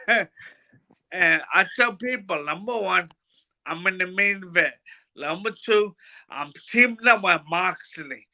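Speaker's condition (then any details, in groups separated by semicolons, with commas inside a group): Brain bruising; speech bad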